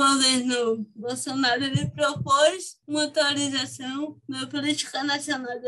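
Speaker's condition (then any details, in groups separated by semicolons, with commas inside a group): Cerebral palsy; from birth, motor sequelae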